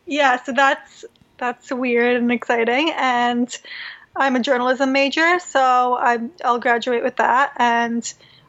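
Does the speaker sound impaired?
No.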